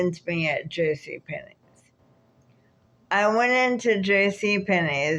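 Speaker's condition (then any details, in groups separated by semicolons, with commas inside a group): Cerebral palsy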